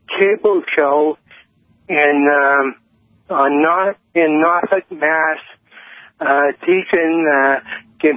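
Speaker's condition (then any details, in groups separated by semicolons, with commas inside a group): Cerebral palsy; lifelong, diagnosed at age 55, others long mistook person for drunk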